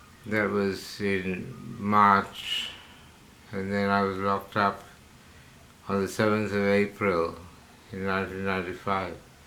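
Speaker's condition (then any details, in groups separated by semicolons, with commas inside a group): Parkinsonism; hypersalivation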